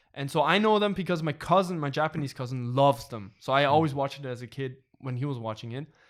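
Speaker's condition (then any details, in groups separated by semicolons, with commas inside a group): No condition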